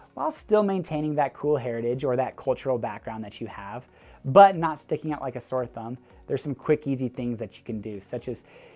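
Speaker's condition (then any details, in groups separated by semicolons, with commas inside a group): No condition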